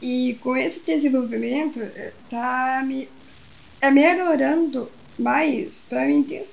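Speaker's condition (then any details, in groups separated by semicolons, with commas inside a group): Down syndrome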